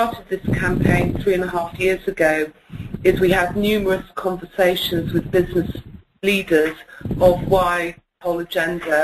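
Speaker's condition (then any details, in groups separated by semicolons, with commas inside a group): No condition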